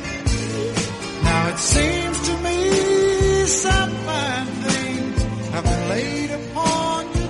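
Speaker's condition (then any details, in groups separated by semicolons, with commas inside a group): No condition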